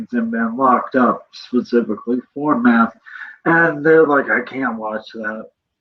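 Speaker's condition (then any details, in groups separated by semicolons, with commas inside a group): Cerebral palsy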